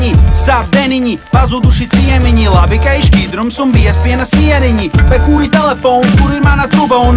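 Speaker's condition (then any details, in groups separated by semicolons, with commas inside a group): No condition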